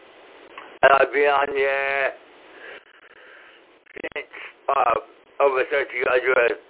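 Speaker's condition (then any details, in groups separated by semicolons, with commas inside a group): Cerebral palsy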